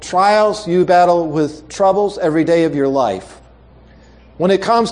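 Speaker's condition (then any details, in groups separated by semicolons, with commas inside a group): No condition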